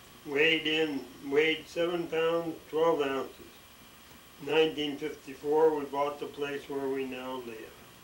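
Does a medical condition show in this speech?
Yes: ALS; expects swallowing and breathing trouble.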